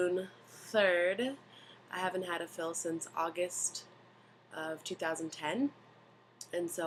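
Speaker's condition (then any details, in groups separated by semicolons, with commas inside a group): No condition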